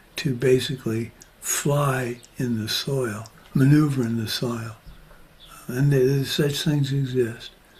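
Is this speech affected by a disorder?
Yes: Parkinson's disease.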